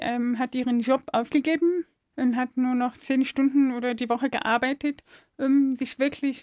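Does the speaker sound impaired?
Yes: deafness; deaf since birth, diagnosed by brainstem audiometry, suspected oxygen lack from cord around neck at birth; speaks very clearly, spoken language learned via early intervention, mother, Aachen deaf kindergarten, balloons.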